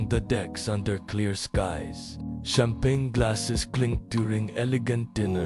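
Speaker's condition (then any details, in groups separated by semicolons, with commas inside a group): No condition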